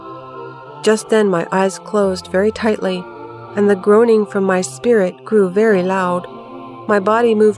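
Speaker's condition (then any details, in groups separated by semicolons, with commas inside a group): No condition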